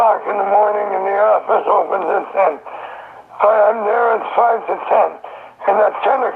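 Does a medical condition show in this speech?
Yes: throat cancer; survivor, radiation treatments; voice described as practically gone.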